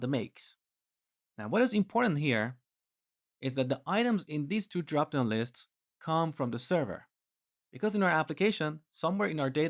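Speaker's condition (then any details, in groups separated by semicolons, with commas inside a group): No condition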